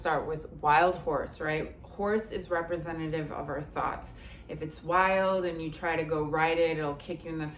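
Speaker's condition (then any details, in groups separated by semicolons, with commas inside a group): No condition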